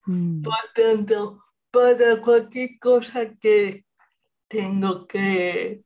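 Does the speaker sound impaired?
Yes: cerebral palsy; present at least 40 years.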